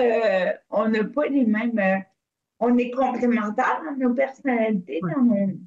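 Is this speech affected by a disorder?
Yes: cerebral palsy; shows a little in voice.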